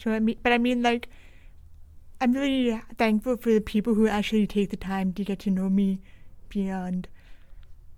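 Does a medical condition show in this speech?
Yes: deaf with cochlear implant, congenital; deaf since birth; struggles to hear everyone in group work.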